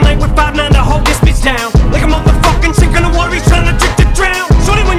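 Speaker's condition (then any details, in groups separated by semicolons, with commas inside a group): No condition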